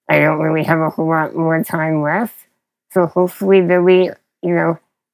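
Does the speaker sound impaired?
Yes: spinal muscular atrophy; progressive.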